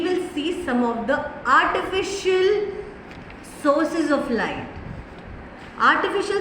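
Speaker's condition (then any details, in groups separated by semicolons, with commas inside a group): No condition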